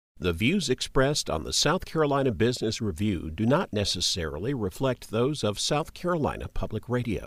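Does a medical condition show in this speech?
No.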